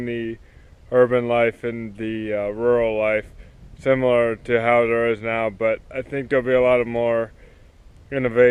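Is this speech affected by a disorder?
Yes: cerebral palsy, spastic.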